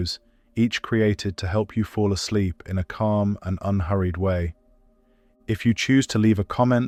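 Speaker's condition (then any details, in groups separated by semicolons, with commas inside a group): No condition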